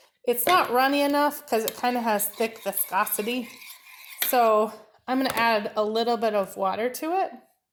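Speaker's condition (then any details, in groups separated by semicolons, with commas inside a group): No condition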